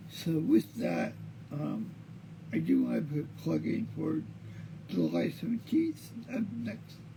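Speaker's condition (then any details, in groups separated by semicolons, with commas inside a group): Cerebral palsy; present since birth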